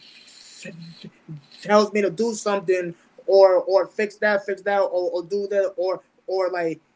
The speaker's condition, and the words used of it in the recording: Stuttering. Little speech impediment that I had since I was like, oh, I'm 10 years old.